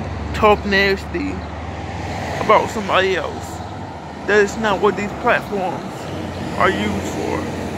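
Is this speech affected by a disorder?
Yes: cerebral palsy; speech is not the best.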